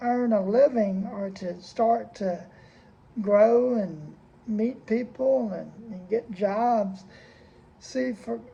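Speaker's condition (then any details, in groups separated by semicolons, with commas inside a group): Cerebral palsy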